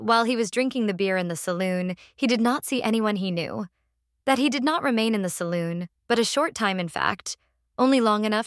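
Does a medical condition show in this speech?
No.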